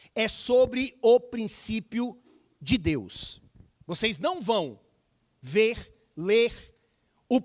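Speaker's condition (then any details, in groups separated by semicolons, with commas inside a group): No condition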